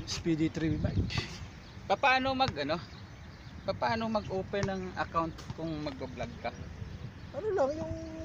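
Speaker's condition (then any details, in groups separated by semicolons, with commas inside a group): No condition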